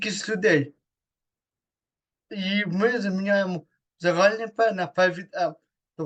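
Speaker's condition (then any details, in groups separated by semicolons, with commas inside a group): Cerebral palsy; third disability group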